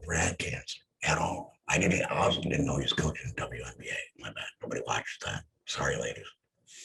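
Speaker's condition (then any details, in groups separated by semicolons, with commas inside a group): Head and neck cancer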